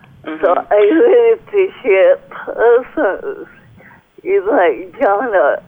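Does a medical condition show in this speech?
Yes: cerebral palsy; speech impaired since childhood, unnoticed until adulthood, therapist Philip helped forming words; noticeable to listeners.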